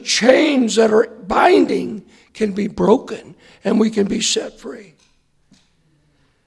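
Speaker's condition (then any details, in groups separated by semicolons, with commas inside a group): Hoarseness after vocal cord surgery; hoarse voice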